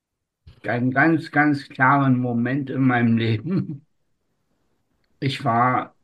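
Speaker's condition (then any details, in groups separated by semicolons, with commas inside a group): Spastic tetraparesis; largely resolved by own account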